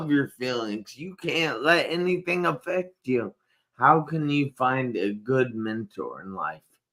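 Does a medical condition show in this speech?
Yes: traumatic brain injury.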